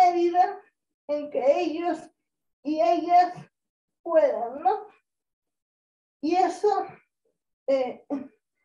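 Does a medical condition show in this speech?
Yes: cerebral palsy.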